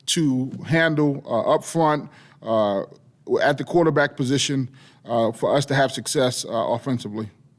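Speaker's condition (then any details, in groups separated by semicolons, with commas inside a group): No condition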